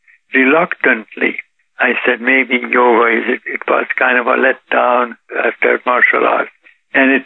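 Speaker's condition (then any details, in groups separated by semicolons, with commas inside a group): Parkinson's disease; Parkinson's detected about 8 years ago, now 84, daily yoga practice and 3-mile walks credited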